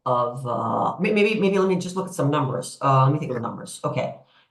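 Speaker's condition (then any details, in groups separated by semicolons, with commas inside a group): No condition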